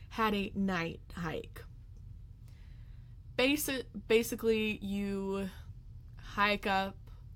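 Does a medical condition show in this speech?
Yes: stuttering; fear of speaking in front of groups, school accommodations for presenting projects, found national stuttering association; many fears about speaking; here repeated sounds.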